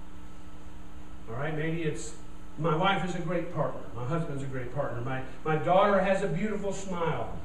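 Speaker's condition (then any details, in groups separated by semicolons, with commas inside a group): No condition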